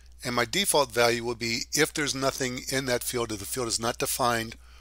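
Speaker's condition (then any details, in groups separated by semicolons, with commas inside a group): No condition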